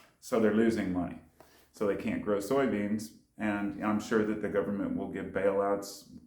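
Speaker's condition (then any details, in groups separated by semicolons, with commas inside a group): No condition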